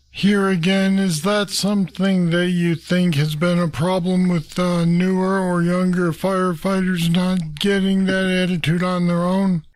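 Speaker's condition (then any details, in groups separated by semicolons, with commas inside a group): Parkinson's disease; deep brain stimulators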